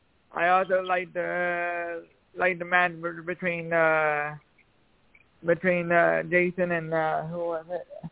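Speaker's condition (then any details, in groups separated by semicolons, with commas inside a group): Cerebral palsy; voice improved over last year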